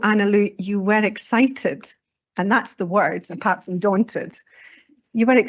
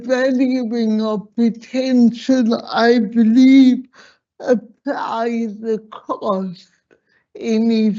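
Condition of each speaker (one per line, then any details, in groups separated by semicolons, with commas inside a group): No condition
Slurred speech; cerebral palsy from birth malpractice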